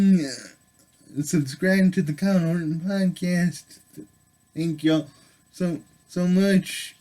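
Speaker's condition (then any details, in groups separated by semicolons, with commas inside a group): Cerebral palsy; able to speak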